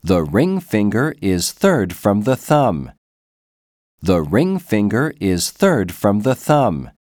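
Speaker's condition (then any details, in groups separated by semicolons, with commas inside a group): No condition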